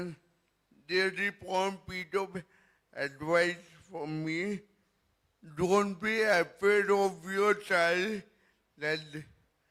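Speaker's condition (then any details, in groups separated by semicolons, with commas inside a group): Cerebral palsy; speech may be hard to understand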